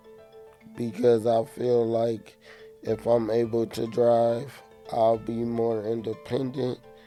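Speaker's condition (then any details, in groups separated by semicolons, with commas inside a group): Cerebral palsy; physical and occupational therapy, stair practice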